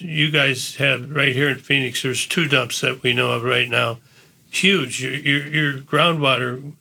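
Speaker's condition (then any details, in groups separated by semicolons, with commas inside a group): Parkinson's disease; progressive over years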